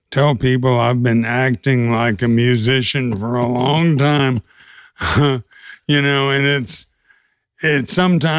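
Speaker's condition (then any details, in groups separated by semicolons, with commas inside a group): ALS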